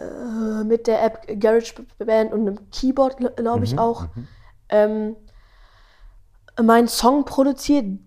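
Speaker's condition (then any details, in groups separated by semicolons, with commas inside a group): Stuttering; none when singing with melody, present when rapping without melody; age 12, stuttering a lot in this conversation; stutters often, less in podcast flow or on liked topics, often speaks fast, better slower; repeated sounds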